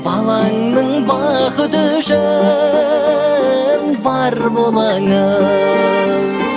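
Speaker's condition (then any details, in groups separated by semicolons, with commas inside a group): No condition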